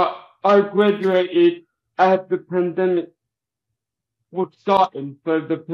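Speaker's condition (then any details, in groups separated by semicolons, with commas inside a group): Cerebral palsy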